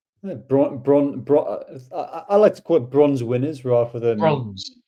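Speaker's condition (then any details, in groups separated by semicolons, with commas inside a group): No condition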